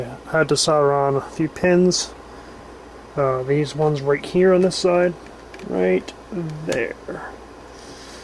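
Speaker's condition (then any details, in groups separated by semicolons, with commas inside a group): No condition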